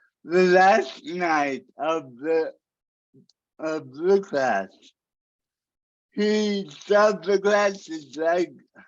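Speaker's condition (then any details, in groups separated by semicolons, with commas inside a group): Cerebral palsy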